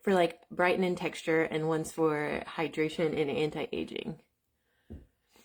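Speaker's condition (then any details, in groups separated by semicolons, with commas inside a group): No condition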